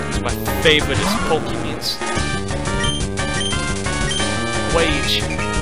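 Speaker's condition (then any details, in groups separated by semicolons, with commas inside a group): No condition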